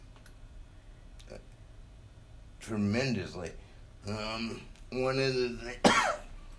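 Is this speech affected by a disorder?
Yes: cerebral palsy; coordination affected, difficulty self-propelling manual wheelchair, electric power chair sought in Kansas.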